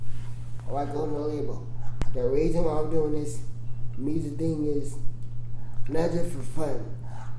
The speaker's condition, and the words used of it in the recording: Cerebral palsy. So he could say a few words, but then... Get staggered.